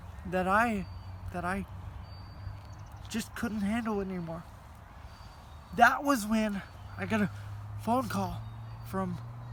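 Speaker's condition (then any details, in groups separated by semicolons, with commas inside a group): Cerebral palsy; heavily altered breathing patterns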